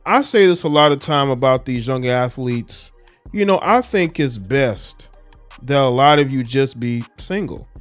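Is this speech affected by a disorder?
No.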